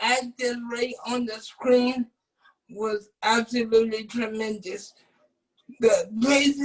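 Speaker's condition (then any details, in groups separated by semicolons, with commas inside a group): Cerebral palsy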